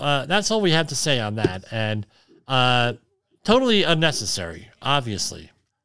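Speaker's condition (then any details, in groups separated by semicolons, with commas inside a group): Cleft lip and palate; tinnitus attributed to cleft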